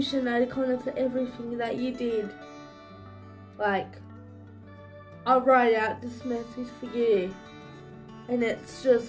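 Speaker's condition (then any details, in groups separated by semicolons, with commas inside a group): Cerebral palsy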